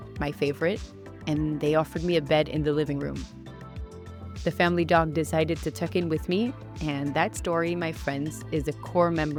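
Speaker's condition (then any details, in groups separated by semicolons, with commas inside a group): No condition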